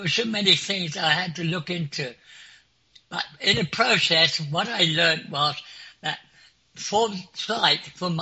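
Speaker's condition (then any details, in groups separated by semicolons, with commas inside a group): Clinically deaf; clinically deaf since school age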